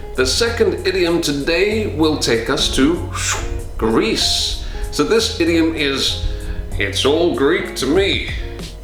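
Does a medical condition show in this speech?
No.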